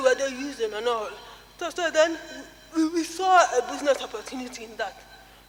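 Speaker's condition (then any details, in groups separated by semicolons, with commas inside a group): Cerebral palsy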